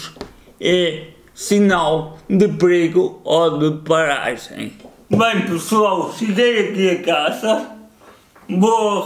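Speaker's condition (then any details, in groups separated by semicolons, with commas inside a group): Cerebral palsy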